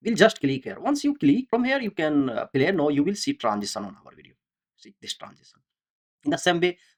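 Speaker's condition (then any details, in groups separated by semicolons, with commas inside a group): No condition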